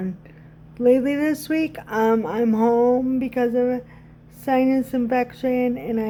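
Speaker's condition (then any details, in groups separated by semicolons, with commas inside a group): Cerebral palsy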